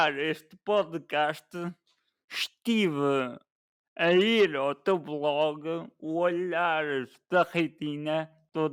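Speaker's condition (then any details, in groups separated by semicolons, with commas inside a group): Cerebral palsy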